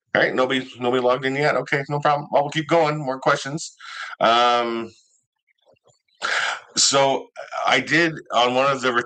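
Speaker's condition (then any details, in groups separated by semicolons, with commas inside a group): No condition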